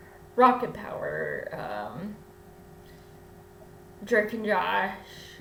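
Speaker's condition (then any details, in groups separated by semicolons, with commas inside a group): Cerebral palsy; infant ventilator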